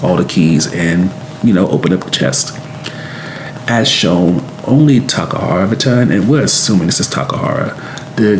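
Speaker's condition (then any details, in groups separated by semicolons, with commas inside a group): No condition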